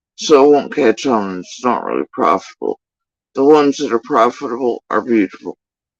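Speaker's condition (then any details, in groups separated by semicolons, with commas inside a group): Facial paralysis after surgery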